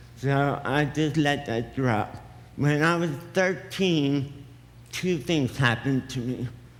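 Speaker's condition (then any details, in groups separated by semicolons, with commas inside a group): Cerebral palsy; affects speech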